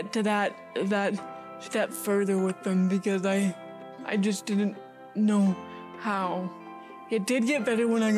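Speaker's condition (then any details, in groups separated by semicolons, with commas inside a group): Cerebral palsy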